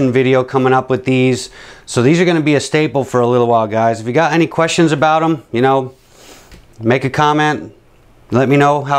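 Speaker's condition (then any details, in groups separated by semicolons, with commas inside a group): No condition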